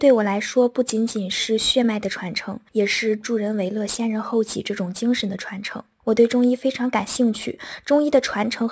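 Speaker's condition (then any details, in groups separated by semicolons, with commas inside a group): No condition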